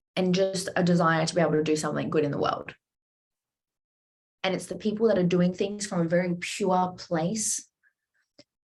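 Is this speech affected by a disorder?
No.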